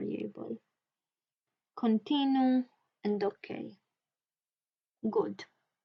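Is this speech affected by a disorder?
No.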